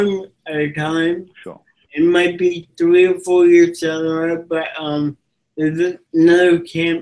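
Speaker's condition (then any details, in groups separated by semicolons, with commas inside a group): Cerebral palsy; from birth, physical disability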